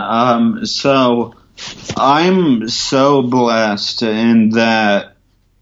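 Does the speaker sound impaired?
Yes: ataxia from traumatic brain injury; tracheotomy avoided.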